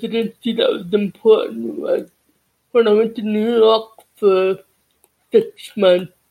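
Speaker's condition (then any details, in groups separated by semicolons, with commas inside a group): Deafness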